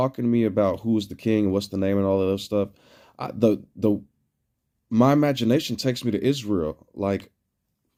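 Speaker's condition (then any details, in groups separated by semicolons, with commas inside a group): No condition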